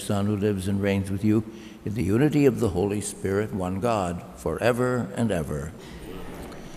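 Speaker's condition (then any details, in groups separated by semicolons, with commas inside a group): No condition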